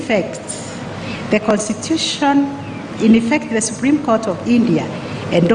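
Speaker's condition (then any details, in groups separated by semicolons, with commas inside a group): No condition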